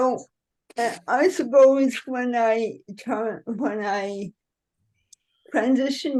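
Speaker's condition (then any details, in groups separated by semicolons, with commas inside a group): Cerebral palsy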